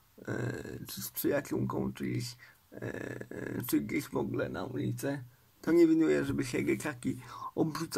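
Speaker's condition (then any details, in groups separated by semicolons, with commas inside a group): Cerebral palsy; uses wheelchair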